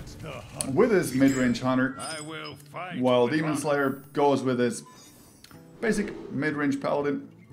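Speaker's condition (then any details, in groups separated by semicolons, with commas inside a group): No condition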